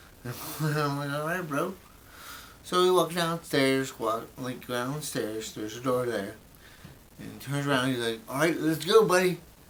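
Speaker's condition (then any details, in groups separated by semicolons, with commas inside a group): Brain injury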